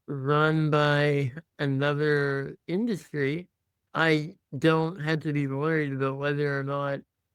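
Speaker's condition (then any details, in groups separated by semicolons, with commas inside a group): Muscular dystrophy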